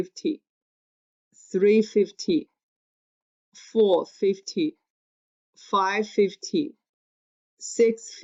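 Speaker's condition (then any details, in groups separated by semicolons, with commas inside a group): No condition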